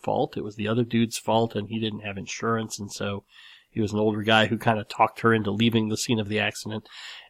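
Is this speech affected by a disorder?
Yes: cleft lip and palate; series of plastic surgeries for repair, skull bone chips grafted to reconstruct nose around age 12; nose still slightly crooked, large dent in skull at graft site.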